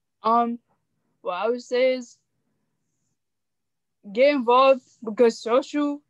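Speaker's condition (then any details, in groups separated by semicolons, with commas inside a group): Cerebral palsy; affects muscles and body movements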